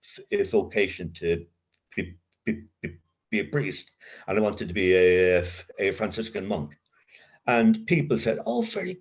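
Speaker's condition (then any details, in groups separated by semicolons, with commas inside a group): Covert stutter; severe childhood stutter with blocks, linked to adverse childhood experience, child guidance clinic, speechless while drinking; covert since early sobriety in AA, about 40 years, occasional blocks, talks easily at meetings; stutters mostly in mind, thinks ahead around feared words, voice long felt fake; repeated words, prolonged sounds, blocks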